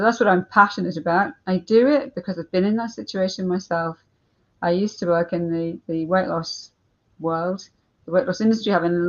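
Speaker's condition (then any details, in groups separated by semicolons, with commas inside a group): No condition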